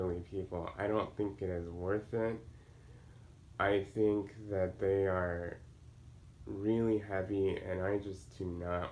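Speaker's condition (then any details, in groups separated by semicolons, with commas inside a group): Cerebral palsy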